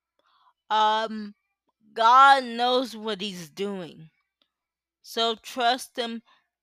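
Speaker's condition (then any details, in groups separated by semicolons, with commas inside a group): Cerebral palsy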